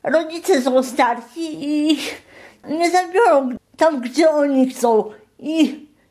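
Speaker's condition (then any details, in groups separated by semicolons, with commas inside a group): Spastic quadriplegic cerebral palsy; wheelchair user since birth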